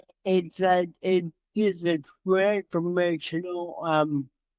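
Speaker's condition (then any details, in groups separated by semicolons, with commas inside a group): Cerebral palsy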